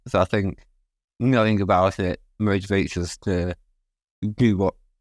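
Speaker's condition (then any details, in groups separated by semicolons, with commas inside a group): Spinal muscular atrophy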